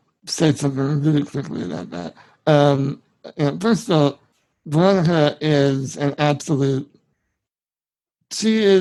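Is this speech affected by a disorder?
Yes: spinal muscular atrophy; genetic, from birth.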